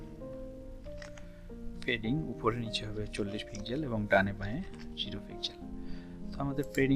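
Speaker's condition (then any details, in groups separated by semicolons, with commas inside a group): No condition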